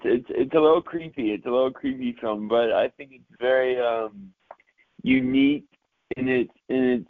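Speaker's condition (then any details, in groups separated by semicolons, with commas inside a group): Cerebral palsy, mild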